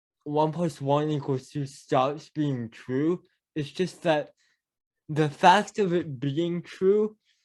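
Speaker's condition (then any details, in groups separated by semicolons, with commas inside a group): Cerebral palsy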